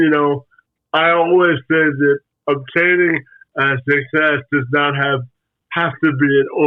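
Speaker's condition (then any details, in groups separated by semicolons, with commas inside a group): Spastic quadriplegic cerebral palsy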